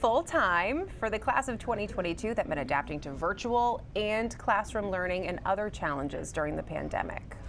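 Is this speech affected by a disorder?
No.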